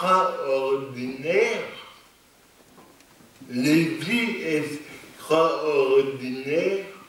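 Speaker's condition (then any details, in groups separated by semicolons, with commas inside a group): Cerebral palsy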